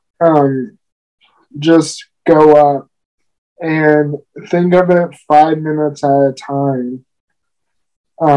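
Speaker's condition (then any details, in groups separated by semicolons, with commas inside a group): Cerebral palsy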